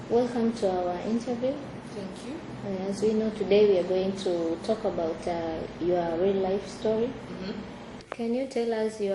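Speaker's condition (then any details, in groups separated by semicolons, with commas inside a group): No condition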